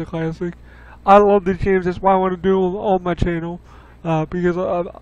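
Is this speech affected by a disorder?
Yes: cerebral palsy.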